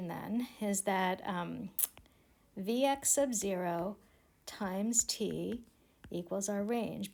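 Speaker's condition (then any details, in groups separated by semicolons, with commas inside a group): No condition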